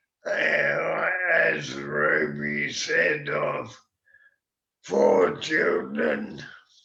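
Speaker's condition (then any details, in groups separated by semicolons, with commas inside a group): MND; slower progressing form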